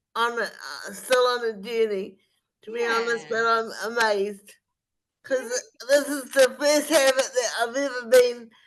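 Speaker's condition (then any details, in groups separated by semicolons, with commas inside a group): Spastic cerebral palsy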